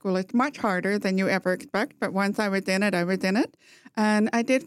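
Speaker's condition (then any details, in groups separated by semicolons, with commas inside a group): Profound hearing loss; hearing aid right ear only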